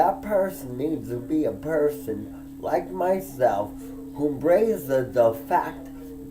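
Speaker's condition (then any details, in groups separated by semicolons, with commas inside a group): Disability with speech impediment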